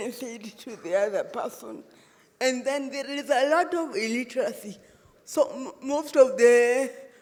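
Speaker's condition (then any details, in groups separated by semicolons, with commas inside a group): Cerebral palsy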